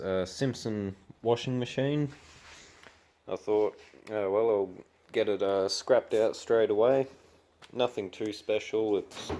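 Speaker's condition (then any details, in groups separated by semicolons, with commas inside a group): No condition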